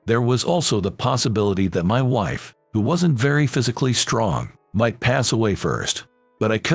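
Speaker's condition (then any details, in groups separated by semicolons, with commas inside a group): No condition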